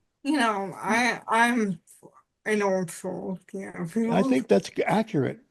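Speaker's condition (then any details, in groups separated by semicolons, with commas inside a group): Cerebral palsy; spastic quadriplegic cerebral palsy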